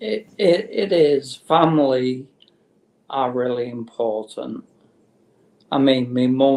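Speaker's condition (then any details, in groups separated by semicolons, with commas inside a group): Motor neurone disease; terminal, no cure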